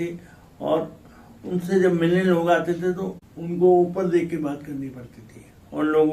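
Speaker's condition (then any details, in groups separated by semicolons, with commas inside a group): Cerebral palsy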